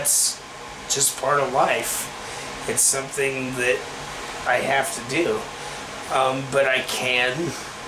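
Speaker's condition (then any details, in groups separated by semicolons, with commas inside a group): Cerebral palsy; takes medication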